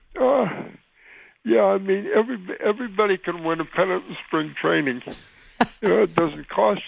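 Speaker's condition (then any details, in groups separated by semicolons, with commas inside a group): Cerebral palsy; unable to walk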